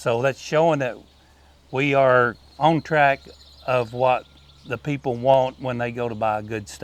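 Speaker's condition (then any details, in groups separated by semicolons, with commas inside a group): No condition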